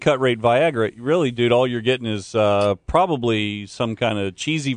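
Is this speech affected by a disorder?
No.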